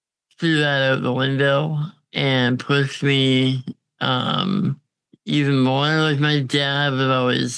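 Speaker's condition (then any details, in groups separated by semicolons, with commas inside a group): Congenital muscular dystrophy; uses ventilator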